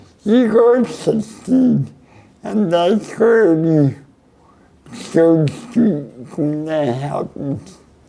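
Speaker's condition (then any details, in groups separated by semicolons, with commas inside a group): Cerebral palsy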